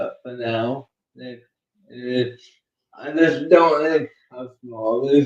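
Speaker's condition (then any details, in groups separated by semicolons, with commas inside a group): Cerebral palsy; uses one hand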